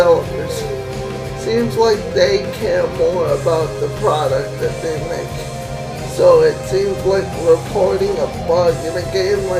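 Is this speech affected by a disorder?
Yes: cerebral palsy.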